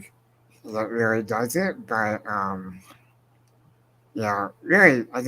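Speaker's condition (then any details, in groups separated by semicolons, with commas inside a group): Spinal muscular atrophy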